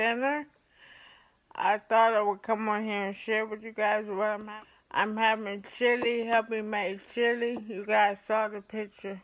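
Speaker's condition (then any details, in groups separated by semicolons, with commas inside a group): ALS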